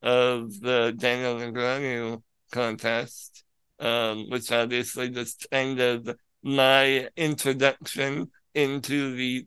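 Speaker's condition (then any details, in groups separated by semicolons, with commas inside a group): Spinal muscular atrophy; wheelchair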